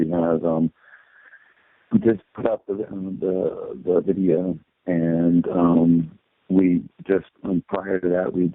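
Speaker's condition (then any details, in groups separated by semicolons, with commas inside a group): No condition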